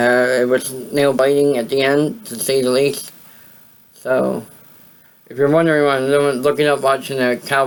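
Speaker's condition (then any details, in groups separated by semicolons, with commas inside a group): Cerebral palsy; voice sound affected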